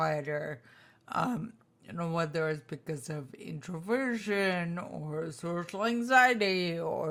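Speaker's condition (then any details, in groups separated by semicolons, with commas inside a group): Spinocerebellar ataxia type 2, SCA2; tongue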